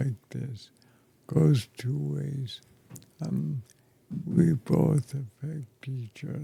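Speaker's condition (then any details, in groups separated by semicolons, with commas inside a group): ALS; affects chest and throat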